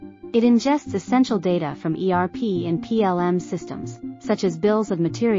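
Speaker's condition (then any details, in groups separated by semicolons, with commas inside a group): No condition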